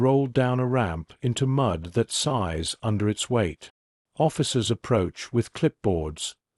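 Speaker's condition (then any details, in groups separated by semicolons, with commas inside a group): No condition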